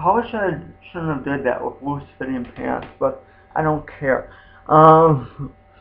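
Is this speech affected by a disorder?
Yes: spastic quadriplegic cerebral palsy.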